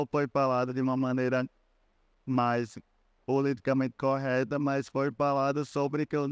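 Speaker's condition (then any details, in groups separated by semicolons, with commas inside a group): Cerebral palsy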